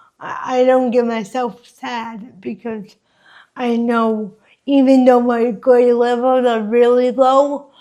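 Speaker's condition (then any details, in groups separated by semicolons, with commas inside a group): Cerebral palsy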